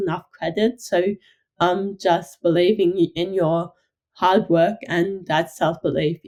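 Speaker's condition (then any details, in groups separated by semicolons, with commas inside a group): Ataxic cerebral palsy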